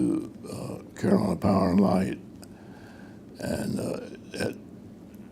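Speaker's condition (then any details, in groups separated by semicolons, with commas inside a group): Parkinson's disease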